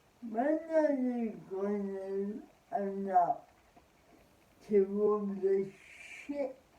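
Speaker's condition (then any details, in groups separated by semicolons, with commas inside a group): Cerebral palsy; spastic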